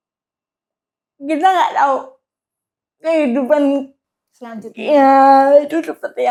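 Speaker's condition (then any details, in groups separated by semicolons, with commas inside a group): Cerebral palsy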